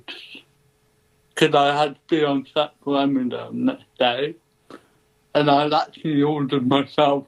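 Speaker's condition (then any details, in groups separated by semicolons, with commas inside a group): Cerebral palsy; ataxic type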